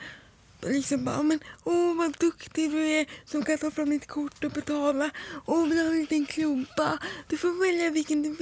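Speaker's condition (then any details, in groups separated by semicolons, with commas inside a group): Cerebral palsy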